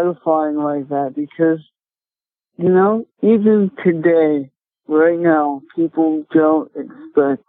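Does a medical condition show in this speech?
Yes: cerebral palsy; speech affected.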